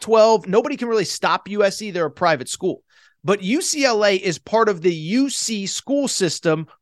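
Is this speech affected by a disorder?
No.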